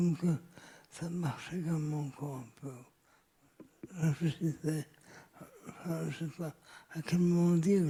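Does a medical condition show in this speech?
Yes: severe traumatic brain injury; severe, bicycle accident, physical and cognitive sequelae; about 20 years since injury, initial coma, long rehabilitation.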